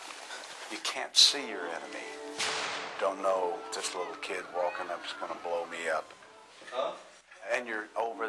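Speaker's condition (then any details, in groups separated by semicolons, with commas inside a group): No condition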